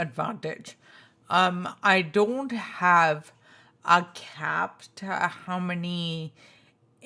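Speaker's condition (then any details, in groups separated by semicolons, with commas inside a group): Spinocerebellar ataxia type 2, SCA2; tongue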